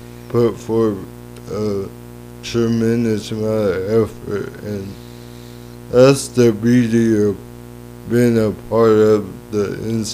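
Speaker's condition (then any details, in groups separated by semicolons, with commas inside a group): Cerebral palsy; lifelong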